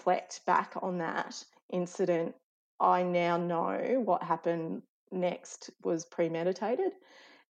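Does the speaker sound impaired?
No.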